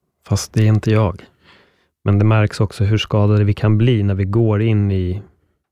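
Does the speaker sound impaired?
No.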